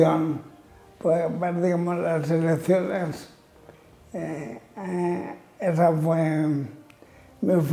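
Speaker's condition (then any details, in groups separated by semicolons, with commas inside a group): Amyotrophic lateral sclerosis (ela)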